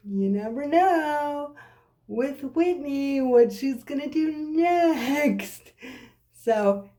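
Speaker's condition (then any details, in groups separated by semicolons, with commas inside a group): Cerebral palsy; occasional swallowing problems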